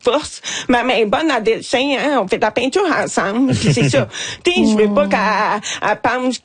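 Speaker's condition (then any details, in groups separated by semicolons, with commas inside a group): Hearing loss, cochlear implant; deaf, hard of hearing, removed at night, hears nothing without it; own singing described as not very pretty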